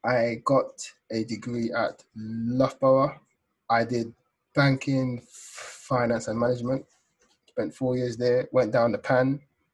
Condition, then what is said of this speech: Stuttering. And because I've been doing that for years, it's helped my stutter in most situations tremendously.